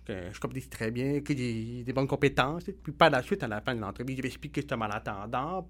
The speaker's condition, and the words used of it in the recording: Deafness. Il se peut que son articulation soit différente de la nôtre, mais cela n'enlève en rien sa compréhension.